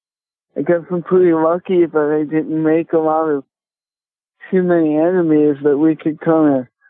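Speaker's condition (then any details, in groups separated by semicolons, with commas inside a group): Cerebral palsy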